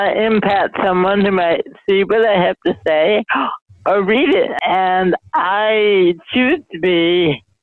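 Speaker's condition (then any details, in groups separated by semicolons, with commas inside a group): Mild cerebral palsy; speech affected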